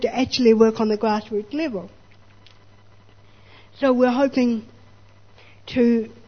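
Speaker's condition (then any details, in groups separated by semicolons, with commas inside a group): Spastic cerebral palsy; born 24 weeks premature, mixed success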